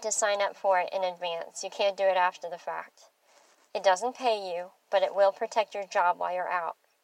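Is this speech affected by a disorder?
Yes: bilateral cleft lip and palate; without partial air escapes to nasal passage, mushy unclear speech, could not roll r's, now improved.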